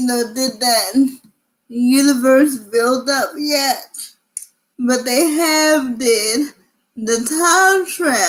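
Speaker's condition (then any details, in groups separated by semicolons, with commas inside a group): Cerebral palsy; from birth, difficult delivery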